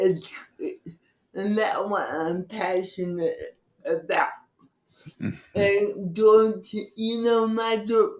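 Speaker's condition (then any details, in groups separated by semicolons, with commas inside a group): Cerebral palsy; from birth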